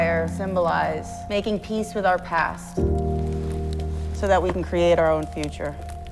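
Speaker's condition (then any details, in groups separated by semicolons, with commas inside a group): No condition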